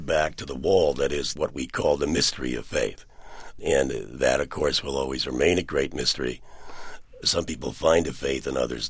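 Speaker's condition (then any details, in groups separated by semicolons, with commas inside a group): Partial laryngectomy for throat cancer, partial (80% of larynx removed)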